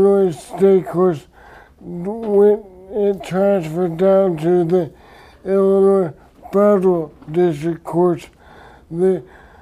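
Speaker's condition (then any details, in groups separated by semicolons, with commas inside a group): Traumatic brain injury; speech affected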